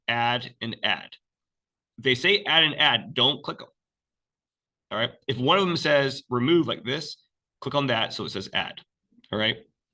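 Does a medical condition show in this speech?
No.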